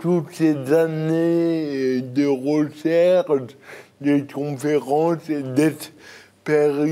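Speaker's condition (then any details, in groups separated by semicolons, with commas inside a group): Cerebral palsy; birth injury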